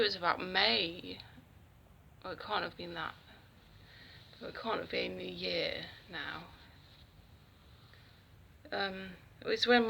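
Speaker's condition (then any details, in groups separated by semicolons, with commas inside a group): No condition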